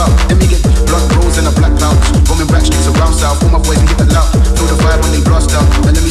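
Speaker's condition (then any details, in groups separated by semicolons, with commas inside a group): No condition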